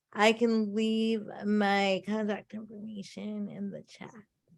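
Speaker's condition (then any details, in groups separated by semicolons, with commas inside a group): Cerebral palsy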